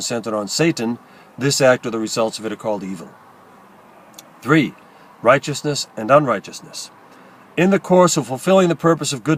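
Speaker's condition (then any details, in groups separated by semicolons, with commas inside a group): No condition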